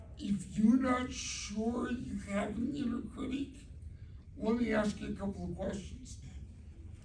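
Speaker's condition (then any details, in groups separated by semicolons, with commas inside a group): Cerebral palsy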